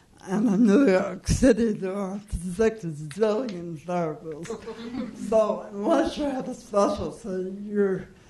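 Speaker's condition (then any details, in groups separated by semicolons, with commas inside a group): Cerebral palsy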